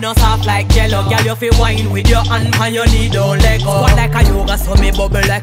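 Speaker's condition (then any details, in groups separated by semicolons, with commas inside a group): No condition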